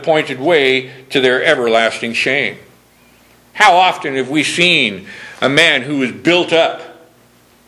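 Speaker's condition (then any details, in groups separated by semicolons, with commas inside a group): No condition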